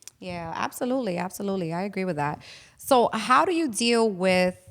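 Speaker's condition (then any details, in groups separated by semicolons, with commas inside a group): No condition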